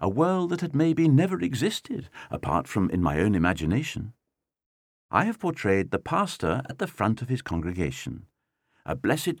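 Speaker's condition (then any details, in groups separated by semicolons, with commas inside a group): No condition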